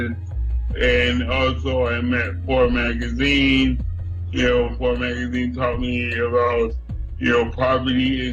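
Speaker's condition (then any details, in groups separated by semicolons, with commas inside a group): Cerebral palsy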